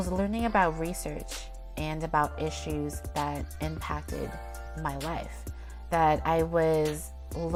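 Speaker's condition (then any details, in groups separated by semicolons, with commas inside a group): No condition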